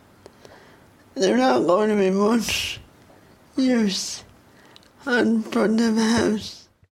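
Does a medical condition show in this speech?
Yes: cerebral palsy; childhood speech therapy over 20 years ago, disliked, felt aimed at removing Pavee accent; no current speech therapy, not wanted; poor voice control, slow, hard to understand, big words take breath, thought drunk on phone.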